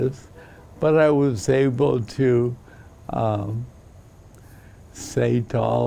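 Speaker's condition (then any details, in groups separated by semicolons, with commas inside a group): Multiple sclerosis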